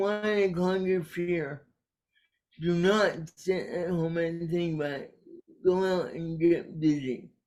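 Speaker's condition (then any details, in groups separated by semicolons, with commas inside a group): Cerebral palsy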